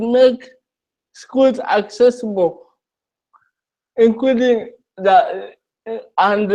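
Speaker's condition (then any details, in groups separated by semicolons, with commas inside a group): Cerebral palsy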